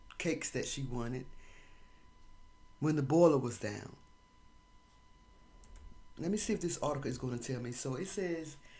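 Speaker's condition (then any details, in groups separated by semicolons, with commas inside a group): No condition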